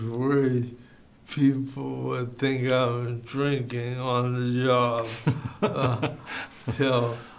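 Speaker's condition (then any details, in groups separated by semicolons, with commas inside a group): ALS; bulbar onset, slurred speech first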